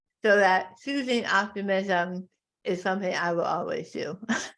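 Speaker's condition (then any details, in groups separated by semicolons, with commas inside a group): Tongue cancer; half tongue removed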